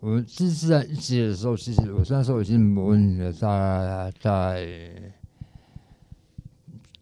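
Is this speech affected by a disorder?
Yes: tongue cancer, stage 4 tongue cancer and parotid cancer; recovered.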